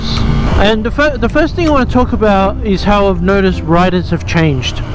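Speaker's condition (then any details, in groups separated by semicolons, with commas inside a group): No condition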